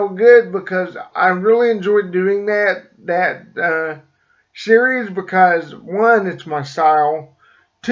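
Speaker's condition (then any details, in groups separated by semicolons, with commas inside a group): Cerebral palsy; slight speech impediment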